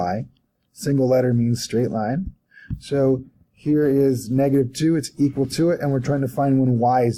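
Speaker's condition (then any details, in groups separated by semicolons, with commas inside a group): No condition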